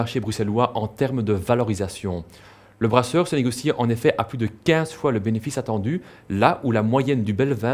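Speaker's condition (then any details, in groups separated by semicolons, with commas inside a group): No condition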